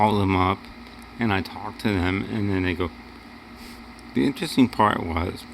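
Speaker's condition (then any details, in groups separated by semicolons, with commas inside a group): Cerebral palsy; wheelchair user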